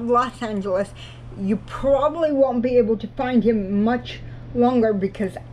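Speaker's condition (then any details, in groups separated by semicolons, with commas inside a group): Cerebral palsy; cannot walk, crawls to get around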